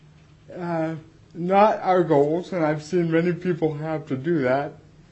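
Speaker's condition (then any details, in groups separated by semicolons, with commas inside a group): Cerebral palsy; not improved by habilitation, has support staff; 42 years old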